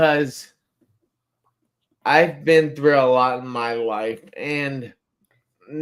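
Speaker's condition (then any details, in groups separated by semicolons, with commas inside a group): Traumatic brain injury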